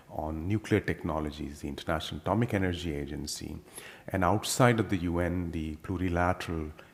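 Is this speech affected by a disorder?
No.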